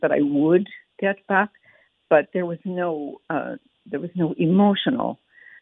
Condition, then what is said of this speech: Aphasia. An incredible, incredible work, obviously, to get to the point where she can communicate so clearly, dealing with aphasia herself.